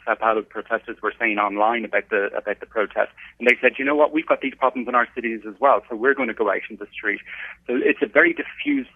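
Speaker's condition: No condition

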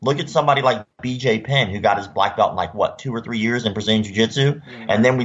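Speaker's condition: Cleft lip and palate; facial scars from surgeries

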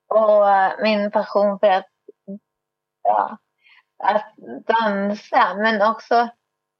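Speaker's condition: Cerebral palsy, spastic

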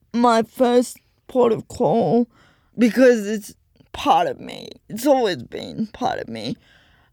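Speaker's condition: Cerebral palsy; neuromuscular, full-time wheelchair user, no walking, 7-year-old powered chair, types slowly with two pointer fingers; old wheelchair creaking and whirring audible in background

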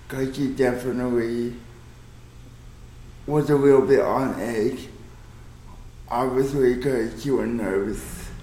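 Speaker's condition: Cerebral palsy

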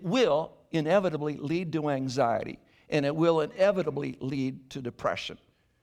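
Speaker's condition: No condition

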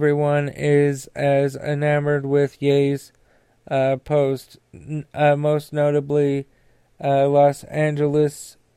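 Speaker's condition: Stutter; stuttering disruption while reading news aloud, paused mid-sentence to explain stutter and apologize; repeated sounds, prolonged sounds, blocks

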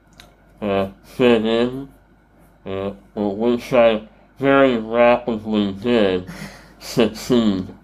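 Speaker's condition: Treacher Collins syndrome; repeating takes energy

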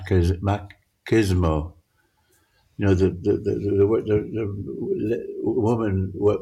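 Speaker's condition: Parkinson's; altered visual perception

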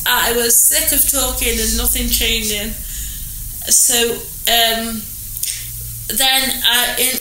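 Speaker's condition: Cerebral palsy; employs own staff team

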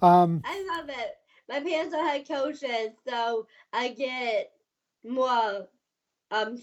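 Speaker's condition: Down syndrome

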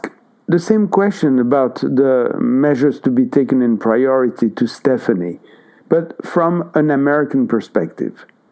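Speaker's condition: No condition

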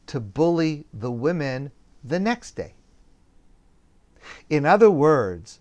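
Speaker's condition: No condition

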